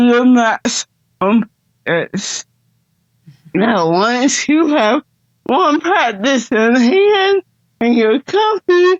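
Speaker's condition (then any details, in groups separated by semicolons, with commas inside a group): Cerebral palsy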